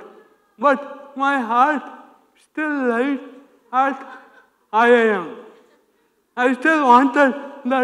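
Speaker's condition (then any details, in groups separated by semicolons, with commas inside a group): Cerebral palsy; hinders speech, sounds childlike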